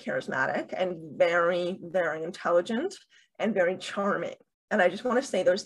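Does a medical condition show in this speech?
Yes: deafness with cochlear implants, bilateral cochlear implants; two cochlear implants, two major implant surgeries, would be unable to communicate without implants; uses two cochlear implants.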